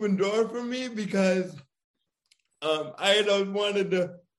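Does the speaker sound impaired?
Yes: cerebral palsy; diagnosed as firstborn child.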